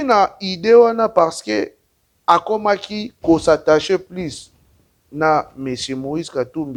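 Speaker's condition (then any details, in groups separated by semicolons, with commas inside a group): No condition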